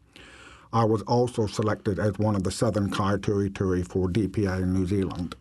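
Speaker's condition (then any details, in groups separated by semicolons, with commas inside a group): Deafness; diagnosed at 8 years old, attended Atlanta Speech School and Druid Hills High School in America until 16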